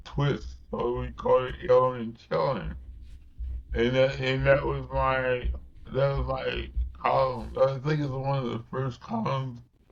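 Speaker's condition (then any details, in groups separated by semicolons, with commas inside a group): Cerebral palsy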